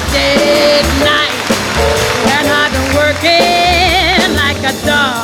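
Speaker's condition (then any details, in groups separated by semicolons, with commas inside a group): No condition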